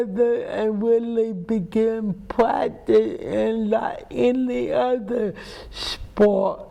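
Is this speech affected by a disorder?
Yes: cerebral palsy; speech impairment.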